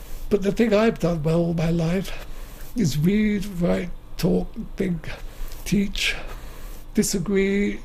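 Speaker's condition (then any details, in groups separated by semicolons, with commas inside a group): Motor neuron disease; swallowing easily goes the wrong way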